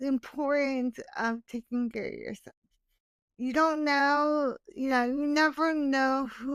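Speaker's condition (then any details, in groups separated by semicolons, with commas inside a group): Cerebral palsy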